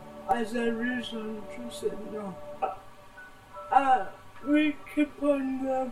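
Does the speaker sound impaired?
Yes: cerebral palsy; present from birth, much therapy in childhood.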